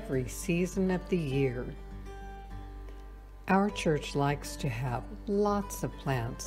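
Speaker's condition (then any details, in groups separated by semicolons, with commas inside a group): No condition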